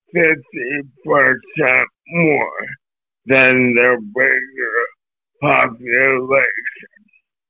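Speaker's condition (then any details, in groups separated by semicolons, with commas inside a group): ALS; slow progressing, symptoms began 8 years ago, 8-hour spine operation 7 years ago then declined, walks with walker, clinic through VA; age 72, diagnosed 6 years ago after 2 years of testing, still driving and going to gym; voice affected since about 2 years ago, voice worst symptom, voice sound audibly changed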